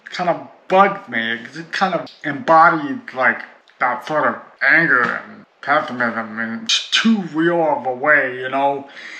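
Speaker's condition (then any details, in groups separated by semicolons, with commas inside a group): Cerebral palsy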